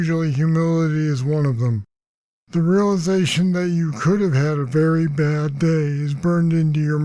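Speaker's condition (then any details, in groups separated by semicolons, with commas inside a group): Parkinson's disease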